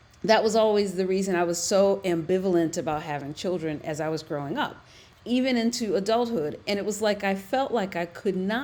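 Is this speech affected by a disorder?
No.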